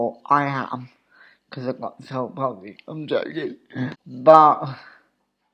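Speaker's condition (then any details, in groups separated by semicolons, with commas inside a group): Cerebral palsy; obvious speech impediment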